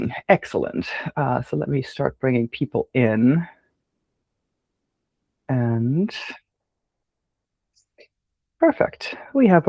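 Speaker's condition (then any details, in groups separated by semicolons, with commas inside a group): No condition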